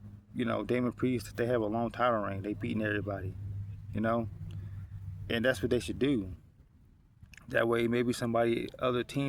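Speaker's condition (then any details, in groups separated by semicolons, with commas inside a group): No condition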